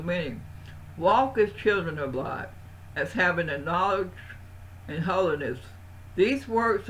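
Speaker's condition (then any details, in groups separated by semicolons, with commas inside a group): Parkinson's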